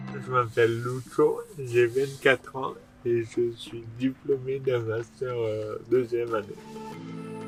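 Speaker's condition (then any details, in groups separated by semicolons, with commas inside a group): Dystonia; oxygen loss at birth, poor fine motor control; speech difficulties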